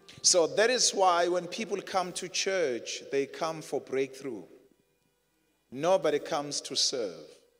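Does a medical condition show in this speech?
No.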